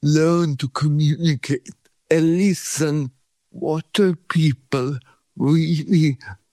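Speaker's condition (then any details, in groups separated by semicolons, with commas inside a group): Cerebral palsy; cramp free after 5 days in Thailand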